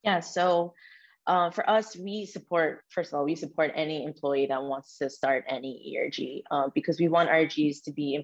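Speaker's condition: No condition

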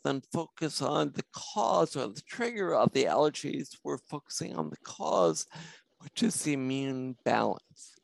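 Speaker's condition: Spinocerebellar ataxia; genetic cause

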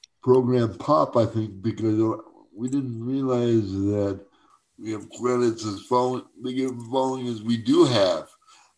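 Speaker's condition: Cerebral palsy; uses wheelchair for mobility

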